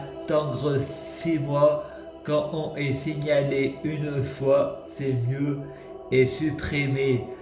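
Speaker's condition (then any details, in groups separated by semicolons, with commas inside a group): Multiple sclerosis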